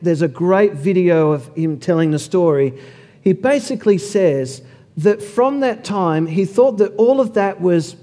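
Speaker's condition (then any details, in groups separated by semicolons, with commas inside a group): No condition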